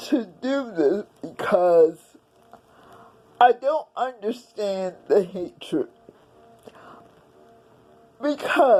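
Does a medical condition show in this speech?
Yes: cerebral palsy; several unnoticed strokes.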